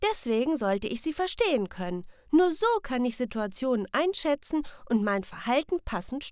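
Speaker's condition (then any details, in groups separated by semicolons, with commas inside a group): No condition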